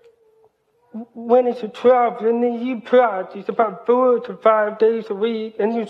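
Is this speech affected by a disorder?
Yes: hearing loss, cochlear implant; parents pushed speaking over sign language.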